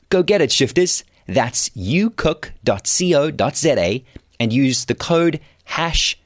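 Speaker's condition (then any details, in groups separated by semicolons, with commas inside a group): No condition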